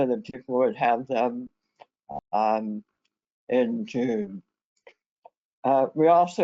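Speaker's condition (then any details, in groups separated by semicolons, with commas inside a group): Head and neck cancer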